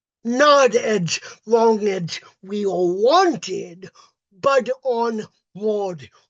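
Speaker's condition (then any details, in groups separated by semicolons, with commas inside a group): Cerebral palsy; uses walker and wheelchair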